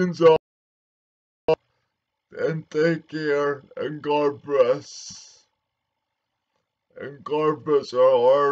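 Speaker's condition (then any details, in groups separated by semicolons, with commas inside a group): Cerebral palsy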